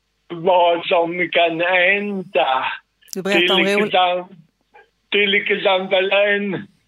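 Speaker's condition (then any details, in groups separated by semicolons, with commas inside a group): Cerebral palsy; sudden involuntary jerks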